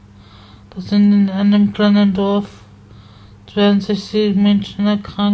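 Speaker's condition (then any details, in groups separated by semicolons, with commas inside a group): Spasticity from birth; multiple sclerosis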